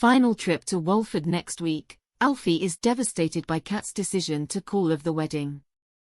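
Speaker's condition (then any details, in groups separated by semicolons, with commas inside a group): No condition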